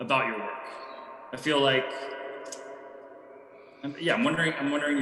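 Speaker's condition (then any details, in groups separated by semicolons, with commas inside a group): No condition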